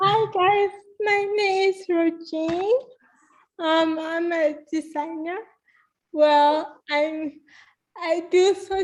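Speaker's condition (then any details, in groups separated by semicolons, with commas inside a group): Cerebral palsy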